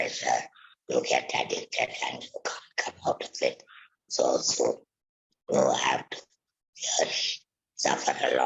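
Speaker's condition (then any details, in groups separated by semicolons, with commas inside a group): Laryngectomy for vocal cord cancer; about thirteen years since diagnosis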